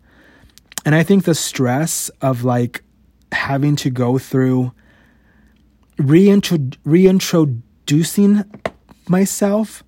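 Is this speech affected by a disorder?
Yes: stutter; noticed around age 5 or 6, worse as teenager, returned full force after stressful move to Arizona; still stutters at 28, noticeable in this podcast, usually cuts stutter from videos; sometimes barely gets out a syllable, swears between words to ease them out, burps talking fast; here repeated sounds, blocks.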